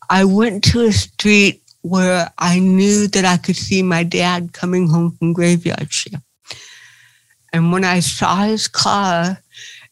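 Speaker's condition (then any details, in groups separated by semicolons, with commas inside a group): Cerebral palsy; since birth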